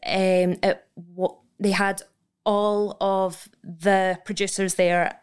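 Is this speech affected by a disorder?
Yes: stammer; childhood stammer, childhood speech language therapy unhelpful, told no cure, once couldn't say own name; stammer worse over last few months, linked to stress, tension and poor breathing; struggles with some words, plans words ahead, rephrases around feared words, many say they don't notice it; here blocks.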